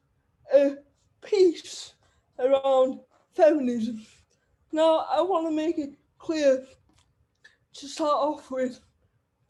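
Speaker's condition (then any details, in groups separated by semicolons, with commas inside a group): Cerebral palsy; wheelchair user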